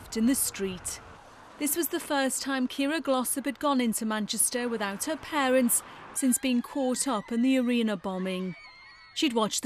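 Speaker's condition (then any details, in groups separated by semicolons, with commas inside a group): No condition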